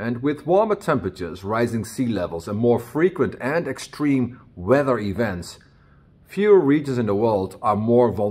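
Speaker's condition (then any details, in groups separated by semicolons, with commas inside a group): No condition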